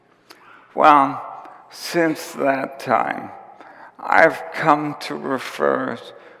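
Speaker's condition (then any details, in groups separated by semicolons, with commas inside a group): ALS; onset with tiredness and clumsiness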